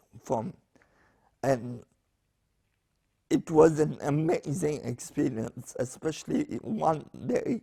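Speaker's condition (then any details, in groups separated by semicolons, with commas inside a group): Spastic paraplegia with essential tremor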